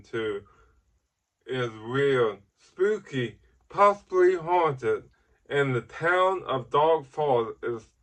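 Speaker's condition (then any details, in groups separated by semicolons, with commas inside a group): Ataxic cerebral palsy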